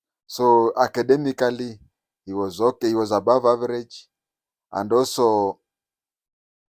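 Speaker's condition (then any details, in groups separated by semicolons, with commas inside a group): No condition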